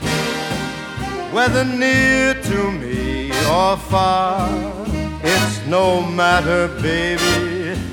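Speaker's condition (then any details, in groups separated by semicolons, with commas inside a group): No condition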